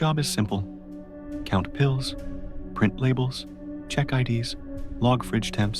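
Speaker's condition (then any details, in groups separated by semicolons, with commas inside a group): No condition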